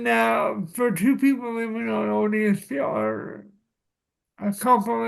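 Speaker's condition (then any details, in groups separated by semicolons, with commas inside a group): Cerebral palsy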